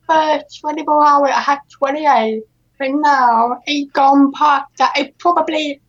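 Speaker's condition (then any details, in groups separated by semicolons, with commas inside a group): Deafness with cochlear implant; cochlear implant for about 10 years; relies on lip reading to understand others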